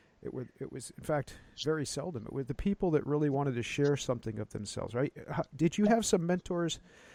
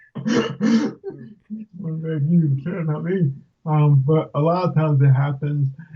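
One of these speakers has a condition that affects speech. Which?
The second: cerebral palsy; from birth, affects speech, arms, legs, limited hand use; frequent falls.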